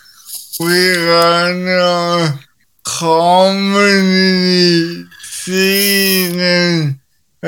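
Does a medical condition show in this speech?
Yes: cerebral palsy; present from birth, linked to preeclampsia at birth.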